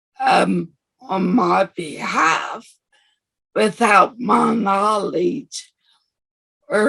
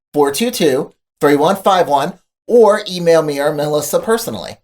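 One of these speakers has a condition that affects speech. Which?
The first: severe anoxic brain injury; severe, wheelchair; early unable to speak, tracheostomy, sometimes types to communicate.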